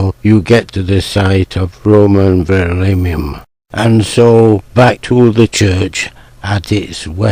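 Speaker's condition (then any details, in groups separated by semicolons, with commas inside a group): Motor neuron disease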